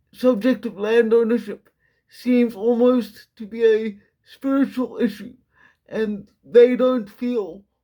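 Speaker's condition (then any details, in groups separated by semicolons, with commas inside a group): Quadriplegic cerebral palsy, severe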